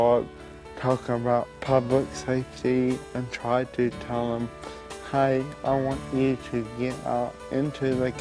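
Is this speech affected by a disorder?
Yes: cerebral palsy.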